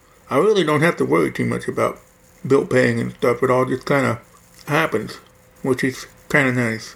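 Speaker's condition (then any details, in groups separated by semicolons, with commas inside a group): Hearing loss; right ear cochlear implant at Johns Hopkins Baltimore, barely any prior right-ear hearing, quad cane 8 years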